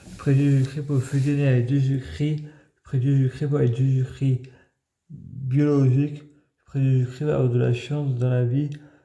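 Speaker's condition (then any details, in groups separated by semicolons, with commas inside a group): Multiple sclerosis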